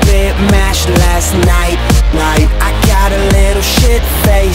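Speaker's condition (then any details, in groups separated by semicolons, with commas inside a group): No condition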